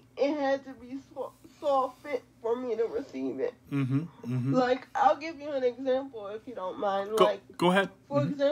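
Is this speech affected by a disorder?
Yes: quadriplegic cerebral palsy.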